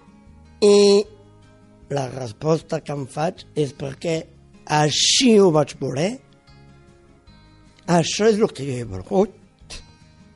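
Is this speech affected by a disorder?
Yes: Down syndrome; congenital, born with it.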